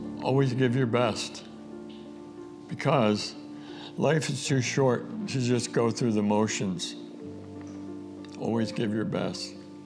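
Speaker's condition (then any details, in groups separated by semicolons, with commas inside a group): ALS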